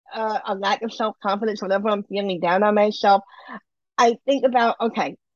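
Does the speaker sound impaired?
Yes: bilateral cleft lip and palate; congenital, about 20 surgeries from 3 months to mid-20s, two upper jaw bone grafts, skin grafts, plastic surgery; surgeries needed to function normally with eating, speaking, drinking.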